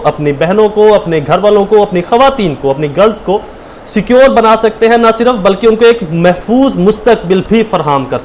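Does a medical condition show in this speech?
No.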